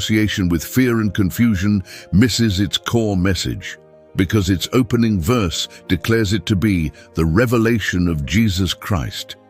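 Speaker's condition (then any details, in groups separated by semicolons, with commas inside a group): No condition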